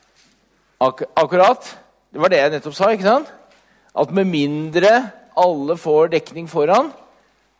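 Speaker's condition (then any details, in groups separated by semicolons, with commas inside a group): No condition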